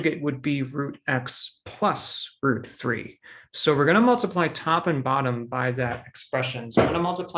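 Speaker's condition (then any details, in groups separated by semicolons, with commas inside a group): No condition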